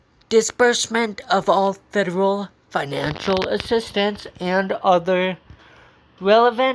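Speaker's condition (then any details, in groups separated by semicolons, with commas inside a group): Cerebral palsy; from birth, walks with walker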